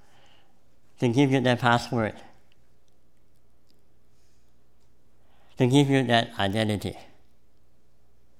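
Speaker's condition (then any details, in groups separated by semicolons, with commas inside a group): Cleft palate; congenital cleft palate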